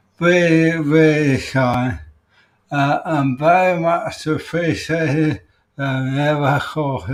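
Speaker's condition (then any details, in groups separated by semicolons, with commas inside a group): ALS; affects emotions, speech, right hand; voice may sound peculiar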